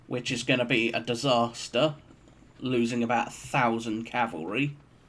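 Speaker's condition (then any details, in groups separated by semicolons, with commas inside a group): No condition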